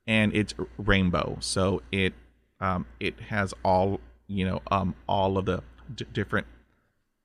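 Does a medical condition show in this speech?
Yes: stuttering; stutter since childhood, 20 years speech therapy first on fluency, hypnosis, military hypnotherapist on mental health; here repeated sounds.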